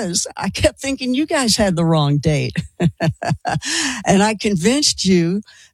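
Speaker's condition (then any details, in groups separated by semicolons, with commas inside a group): No condition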